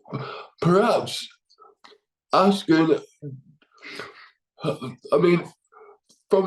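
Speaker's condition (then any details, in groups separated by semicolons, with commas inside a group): Cerebral palsy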